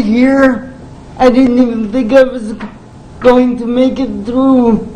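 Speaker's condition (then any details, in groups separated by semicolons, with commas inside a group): Cerebral palsy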